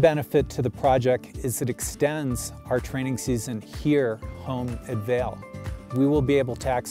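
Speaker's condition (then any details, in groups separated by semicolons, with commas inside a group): No condition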